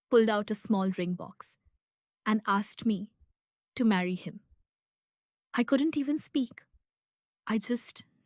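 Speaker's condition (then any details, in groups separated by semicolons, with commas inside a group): No condition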